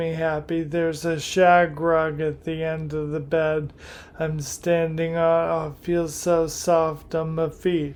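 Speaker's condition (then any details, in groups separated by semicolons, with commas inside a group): Primary lateral sclerosis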